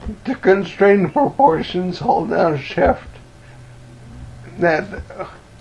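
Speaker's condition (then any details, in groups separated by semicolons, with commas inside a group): Cerebellar ataxia from brain tumour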